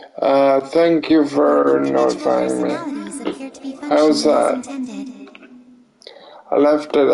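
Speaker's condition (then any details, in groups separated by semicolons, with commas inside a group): Cerebral palsy; limbs affected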